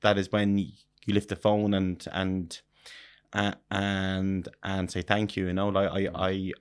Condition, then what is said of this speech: Stuttering. And because I've got a stutter, when I tried to speak in German, it got five times worse.